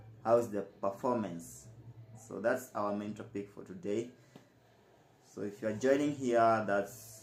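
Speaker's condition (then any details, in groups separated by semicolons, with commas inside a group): No condition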